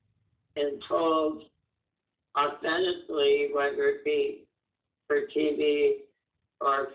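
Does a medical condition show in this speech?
Yes: muscular dystrophy; physical disability, uses power wheelchair for independence.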